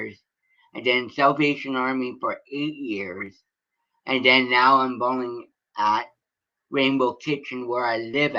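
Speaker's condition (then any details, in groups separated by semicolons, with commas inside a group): Cerebral palsy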